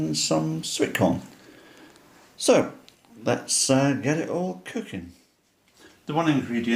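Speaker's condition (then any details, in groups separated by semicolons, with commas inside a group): No condition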